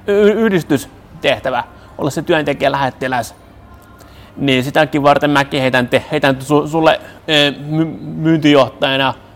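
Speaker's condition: Stuttering; frequent whole-word and part-word repetitions, some restarts; repeated sounds, prolonged sounds

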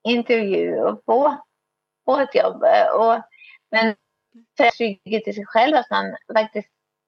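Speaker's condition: Cerebral palsy, spastic

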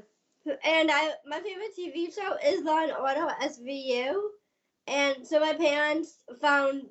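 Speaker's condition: Down syndrome

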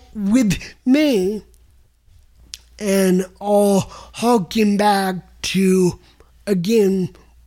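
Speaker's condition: Cerebral palsy; developmental, onset before three, non-progressive, motor impairment, speech impediment only visible sign, extensive speech therapy; impediment called an accent, mistaken for drunk, listeners adjust over time, untraditional tenor singing voice

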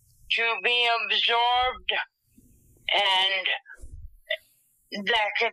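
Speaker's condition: Dysarthria after stroke, thalamic hemorrhage; recovering with much therapy, walked 58 feet with hemi walker, right hand makes fist, stiffness, tone problems

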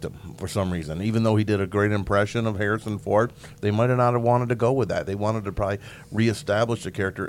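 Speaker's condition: No condition

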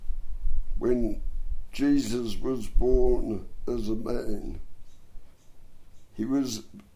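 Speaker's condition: Dystonia and cerebral palsy; hard-to-diagnose

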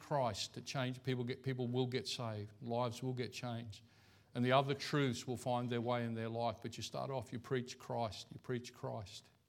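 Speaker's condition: No condition

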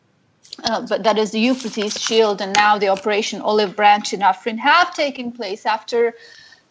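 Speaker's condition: No condition

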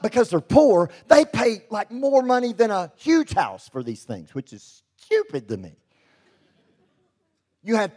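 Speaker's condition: Cleft lip and palate; congenital

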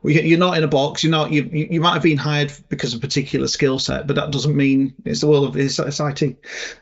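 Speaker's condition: No condition

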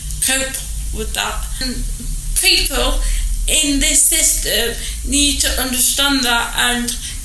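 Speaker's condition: Cerebral palsy; employs own staff team

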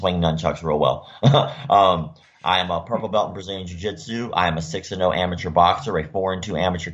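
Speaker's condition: Cleft lip and palate; surgically repaired

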